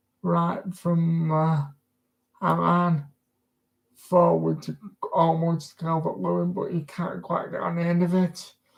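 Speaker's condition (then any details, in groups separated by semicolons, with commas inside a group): Cerebral palsy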